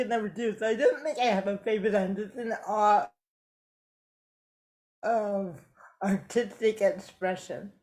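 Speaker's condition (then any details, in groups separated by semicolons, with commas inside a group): Cerebral palsy; affects speech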